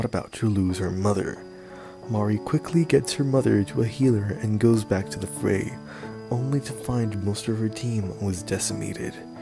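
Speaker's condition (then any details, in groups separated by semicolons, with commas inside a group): No condition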